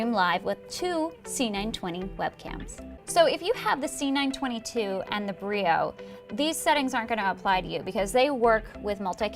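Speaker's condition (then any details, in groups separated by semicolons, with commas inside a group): No condition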